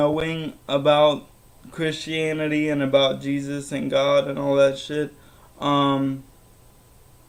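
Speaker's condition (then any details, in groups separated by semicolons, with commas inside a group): Cerebral palsy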